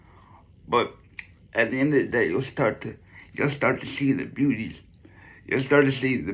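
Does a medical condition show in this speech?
Yes: cerebral palsy.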